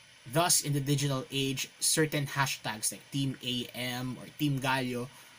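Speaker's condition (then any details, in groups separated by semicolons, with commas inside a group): No condition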